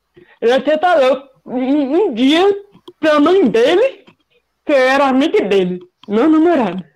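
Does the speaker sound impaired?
Yes: cerebral palsy; head movements seen by others, described as only a limitation; others perceive speech as somewhat slurred, not noticed by herself.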